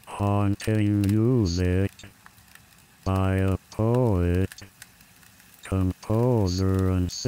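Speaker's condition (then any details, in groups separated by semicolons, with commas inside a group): Amyotrophic lateral sclerosis; bulbar onset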